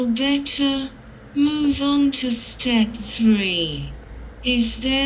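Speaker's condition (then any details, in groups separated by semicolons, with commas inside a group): Cerebral palsy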